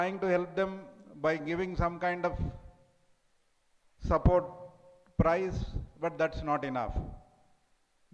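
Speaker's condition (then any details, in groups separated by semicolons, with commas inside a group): No condition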